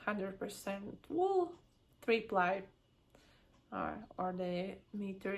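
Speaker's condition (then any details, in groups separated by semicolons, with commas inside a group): No condition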